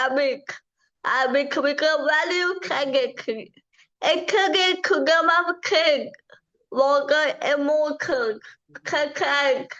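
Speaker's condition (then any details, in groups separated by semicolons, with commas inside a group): Cerebral palsy; from birth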